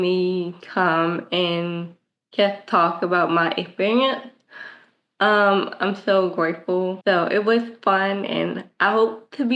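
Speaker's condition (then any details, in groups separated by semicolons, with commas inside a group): Cerebral palsy; present since birth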